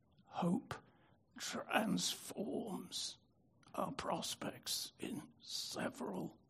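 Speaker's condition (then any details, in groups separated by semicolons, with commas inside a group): Spasmodic dystonia; affected voice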